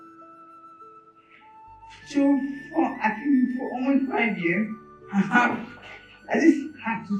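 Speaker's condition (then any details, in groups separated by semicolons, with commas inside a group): Cerebral palsy; voice barely audible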